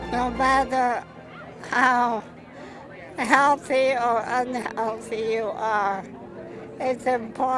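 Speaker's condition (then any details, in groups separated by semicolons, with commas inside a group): ALS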